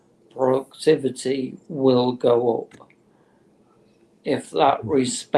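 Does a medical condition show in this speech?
Yes: motor neurone disease; terminal, no cure.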